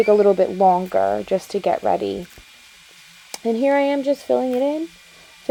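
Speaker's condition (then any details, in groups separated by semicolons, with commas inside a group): No condition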